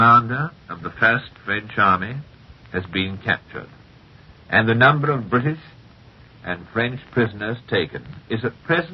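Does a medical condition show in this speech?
No.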